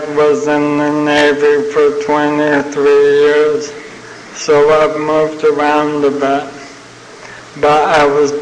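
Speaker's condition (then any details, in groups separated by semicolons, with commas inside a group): ALS (Lou Gehrig's disease); young onset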